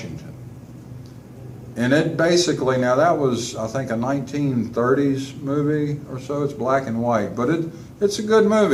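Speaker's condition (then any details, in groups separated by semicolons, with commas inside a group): No condition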